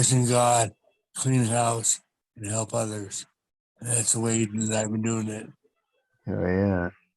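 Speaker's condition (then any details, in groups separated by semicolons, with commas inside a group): Traumatic brain injury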